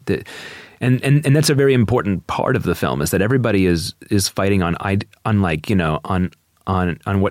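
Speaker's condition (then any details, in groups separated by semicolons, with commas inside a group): Stutter; self-reported mid-conversation, brief repetition of phrases; repeated words, prolonged sounds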